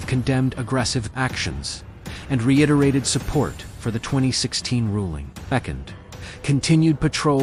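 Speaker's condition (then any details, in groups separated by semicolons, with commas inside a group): No condition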